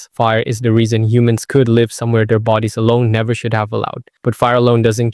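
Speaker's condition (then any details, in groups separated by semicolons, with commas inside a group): No condition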